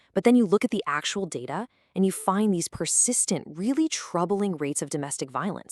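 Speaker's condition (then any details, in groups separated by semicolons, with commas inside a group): No condition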